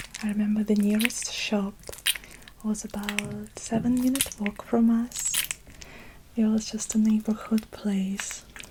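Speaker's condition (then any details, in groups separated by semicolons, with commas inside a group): No condition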